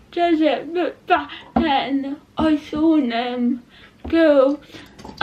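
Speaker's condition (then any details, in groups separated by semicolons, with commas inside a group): Cerebral palsy; not quadriplegic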